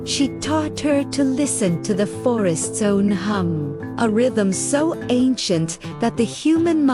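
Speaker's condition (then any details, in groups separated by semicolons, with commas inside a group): No condition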